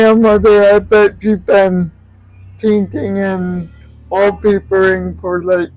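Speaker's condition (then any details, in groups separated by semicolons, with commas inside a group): Cerebral palsy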